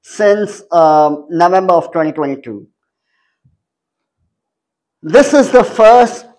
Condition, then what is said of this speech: Cleft palate. I had major speech impediments growing up. I still have them.